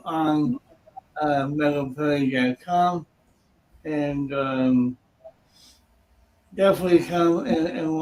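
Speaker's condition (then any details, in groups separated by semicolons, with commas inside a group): Cerebral palsy; from birth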